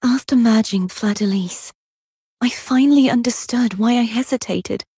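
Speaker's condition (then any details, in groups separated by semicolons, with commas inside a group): No condition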